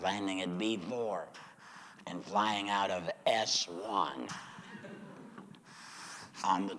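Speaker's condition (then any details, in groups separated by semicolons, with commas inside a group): Laryngectomy; says used to serve God with voice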